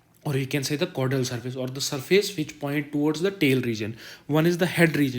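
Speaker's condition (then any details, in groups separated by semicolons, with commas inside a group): No condition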